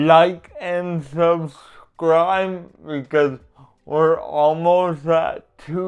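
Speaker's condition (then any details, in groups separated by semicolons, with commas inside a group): Cerebral palsy; uses adaptive equipment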